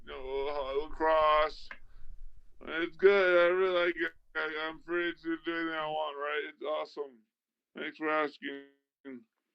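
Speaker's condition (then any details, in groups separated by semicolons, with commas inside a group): Traumatic brain injury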